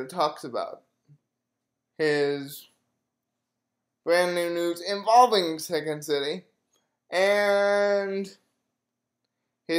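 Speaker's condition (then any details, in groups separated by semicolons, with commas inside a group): Cerebral palsy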